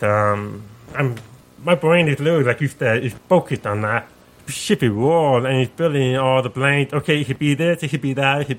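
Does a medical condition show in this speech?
Yes: profound deafness, deaf accent; born profoundly deaf, 95 db loss both ears, cause unknown, sensorineural, cochlear implant, earlier hearing aids; sounds different, listeners ask where accent is from, parents taught speech.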